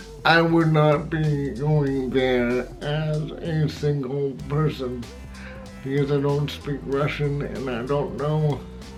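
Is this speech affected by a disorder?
Yes: cerebral palsy; spastic type.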